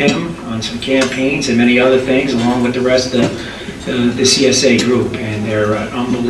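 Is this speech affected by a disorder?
No.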